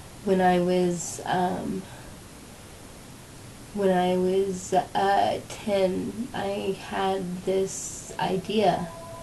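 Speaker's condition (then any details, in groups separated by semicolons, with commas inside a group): Cerebral palsy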